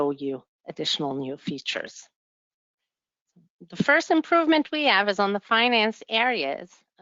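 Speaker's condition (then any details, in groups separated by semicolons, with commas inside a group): No condition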